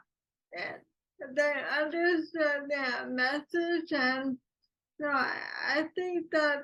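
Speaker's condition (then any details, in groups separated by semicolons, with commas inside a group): ALS; about eight years since diagnosis, rides recumbent trike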